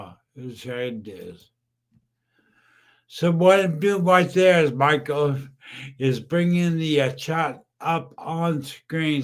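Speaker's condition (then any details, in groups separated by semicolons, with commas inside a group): Brain injury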